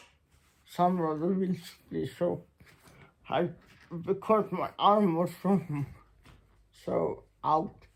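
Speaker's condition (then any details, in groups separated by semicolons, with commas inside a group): Muscular Parkinson; vascular parkinsonism, multiple surgeries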